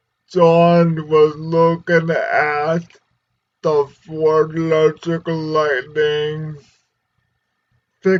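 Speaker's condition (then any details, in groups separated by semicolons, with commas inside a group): Cerebral palsy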